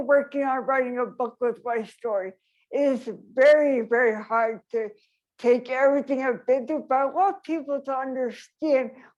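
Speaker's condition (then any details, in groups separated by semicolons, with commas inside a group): Traumatic brain injury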